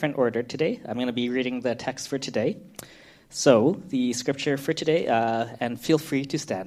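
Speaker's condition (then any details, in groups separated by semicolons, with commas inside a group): No condition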